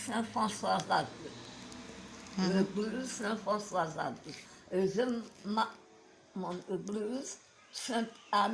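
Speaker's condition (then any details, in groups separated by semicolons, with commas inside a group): Meige syndrome; blepharospasm and oromandibular dystonia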